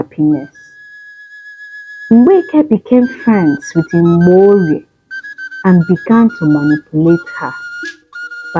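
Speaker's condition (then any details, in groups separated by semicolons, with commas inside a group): No condition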